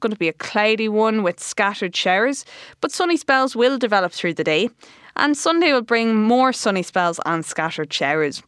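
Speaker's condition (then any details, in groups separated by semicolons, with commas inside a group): No condition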